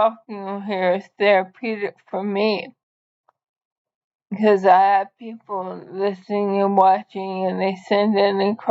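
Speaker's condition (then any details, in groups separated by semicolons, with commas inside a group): ALS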